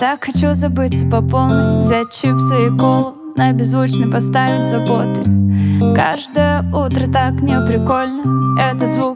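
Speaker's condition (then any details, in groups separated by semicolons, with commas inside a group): No condition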